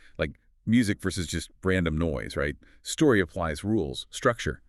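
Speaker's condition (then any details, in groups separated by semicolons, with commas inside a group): No condition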